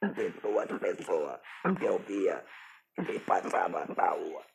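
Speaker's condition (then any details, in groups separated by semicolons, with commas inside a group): Laryngeal cancer, esophageal voice; laryngeal cancer diagnosed 4 years ago, 29 radiotherapy sessions, recurrence after 9 months, head and neck surgery 3 years ago; speaks with esophageal voice learned through speech therapy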